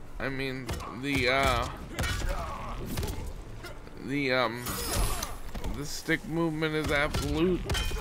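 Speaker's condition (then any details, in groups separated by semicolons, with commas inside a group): Cerebral palsy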